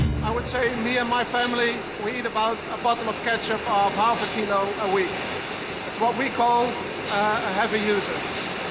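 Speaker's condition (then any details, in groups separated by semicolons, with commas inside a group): No condition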